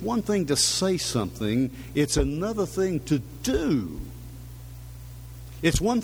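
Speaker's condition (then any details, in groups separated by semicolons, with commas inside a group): No condition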